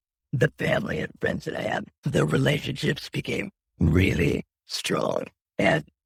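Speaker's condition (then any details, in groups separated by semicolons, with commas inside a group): Laryngectomy; voice box removed after radiation for head and neck cancer; natural voice lost, speaks with voice prosthesis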